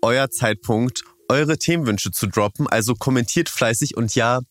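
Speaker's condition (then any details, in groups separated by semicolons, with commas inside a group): No condition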